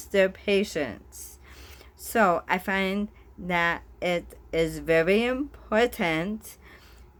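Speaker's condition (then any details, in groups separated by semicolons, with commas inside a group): Bulbar ALS, bulbar onset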